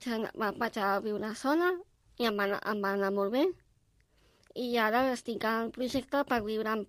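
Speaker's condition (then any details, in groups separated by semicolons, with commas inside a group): Down syndrome; four hours instead of one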